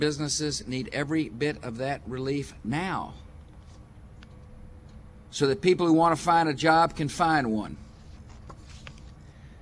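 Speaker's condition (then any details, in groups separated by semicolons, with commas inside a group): No condition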